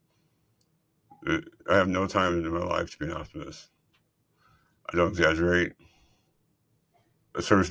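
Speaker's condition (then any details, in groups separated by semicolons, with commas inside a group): Multiple system atrophy; central hypoventilation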